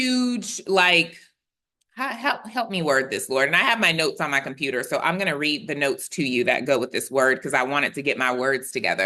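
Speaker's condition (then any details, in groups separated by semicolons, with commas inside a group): No condition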